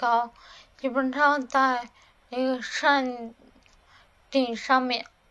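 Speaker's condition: Cerebellar atrophy, hereditary; cannot hold pen

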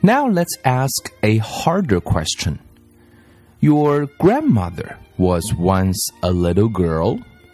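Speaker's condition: No condition

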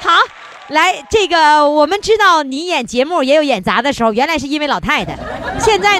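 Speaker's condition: No condition

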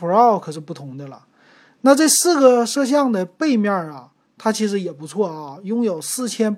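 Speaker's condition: No condition

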